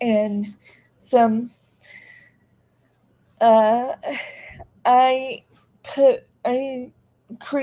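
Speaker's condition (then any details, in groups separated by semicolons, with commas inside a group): Cerebral palsy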